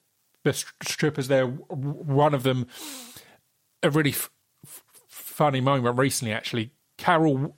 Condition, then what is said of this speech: Stuttering. This song, I forgot to mention earlier, with Terminal, that was the one track I used to stutter on live, because I had to get really into the moment and